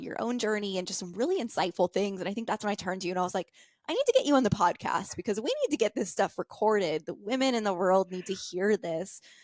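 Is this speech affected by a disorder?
No.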